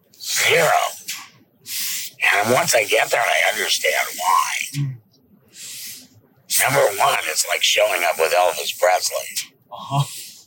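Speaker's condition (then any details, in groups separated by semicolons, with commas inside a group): Laryngectomy; no vocal cords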